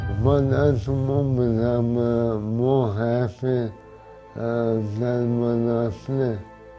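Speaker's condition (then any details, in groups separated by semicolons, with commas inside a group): Motor neurone disease; bulbar onset, jaw and speech problems first; about one year since diagnosis, hesitant walking, needs help dressing, feeding; difficulty speaking, abnormal jaw movement, worsening daily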